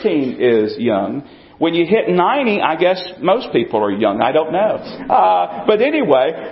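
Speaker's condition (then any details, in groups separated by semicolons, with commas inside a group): No condition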